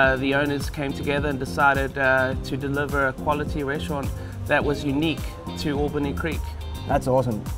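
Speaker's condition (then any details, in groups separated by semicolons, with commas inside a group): No condition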